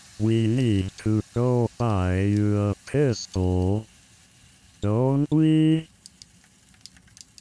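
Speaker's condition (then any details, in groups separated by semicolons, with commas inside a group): Amyotrophic lateral sclerosis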